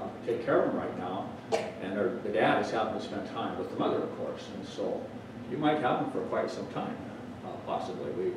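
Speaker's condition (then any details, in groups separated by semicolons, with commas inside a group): No condition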